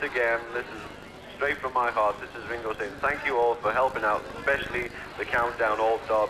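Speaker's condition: No condition

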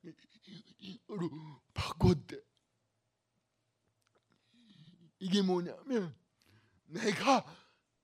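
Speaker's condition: Cerebral palsy; bent body

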